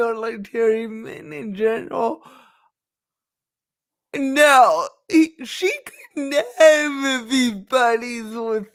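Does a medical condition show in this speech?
Yes: cerebral palsy; talks funny.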